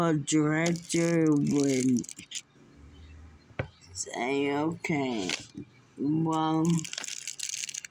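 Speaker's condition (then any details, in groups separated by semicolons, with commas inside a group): Muscular dystrophy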